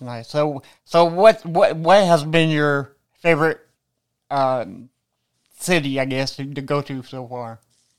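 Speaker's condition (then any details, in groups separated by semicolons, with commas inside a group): Cerebral palsy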